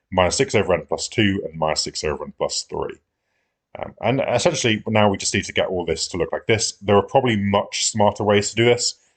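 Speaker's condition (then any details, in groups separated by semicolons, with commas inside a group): No condition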